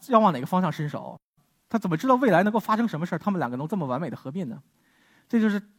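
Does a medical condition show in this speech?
No.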